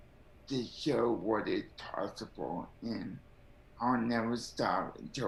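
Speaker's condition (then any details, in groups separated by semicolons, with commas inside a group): Cerebral palsy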